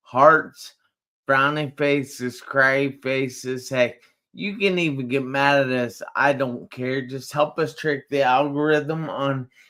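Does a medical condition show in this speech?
Yes: traumatic brain injury.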